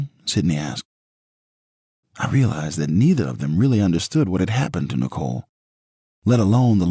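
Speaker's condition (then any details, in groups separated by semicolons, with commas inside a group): No condition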